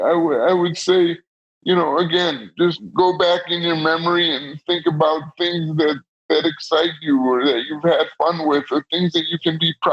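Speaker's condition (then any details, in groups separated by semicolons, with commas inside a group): Cerebral palsy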